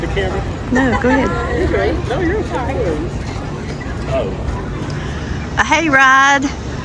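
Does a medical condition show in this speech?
No.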